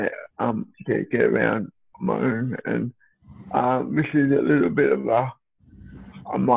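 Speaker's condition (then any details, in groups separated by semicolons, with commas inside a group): Cerebral palsy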